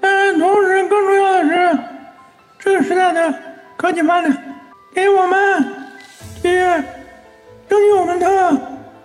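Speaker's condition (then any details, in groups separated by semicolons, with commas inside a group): ALS; amyotrophic lateral sclerosis, cause unknown; joining by remote video link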